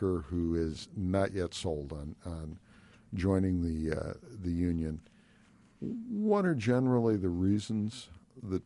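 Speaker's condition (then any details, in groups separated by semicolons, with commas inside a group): No condition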